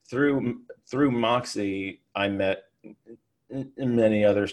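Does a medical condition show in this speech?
Yes: stuttering; stutter since birth, many rounds of therapy, practices speech technique and self-image work; stutter persists, better some days, varies with focus and tiredness; obvious stutter, cannot be hidden, needs full mental focus on speaking, physically exhausting, harder with distractions; here repeated words, blocks.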